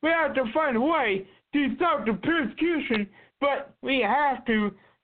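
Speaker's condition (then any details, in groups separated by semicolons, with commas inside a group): Cerebral palsy; visible to casting agents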